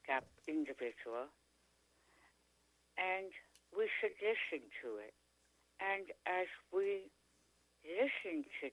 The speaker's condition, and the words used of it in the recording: Tongue cancer surgery. I have achieved my goals of speaking, eating, very basic for most people functions.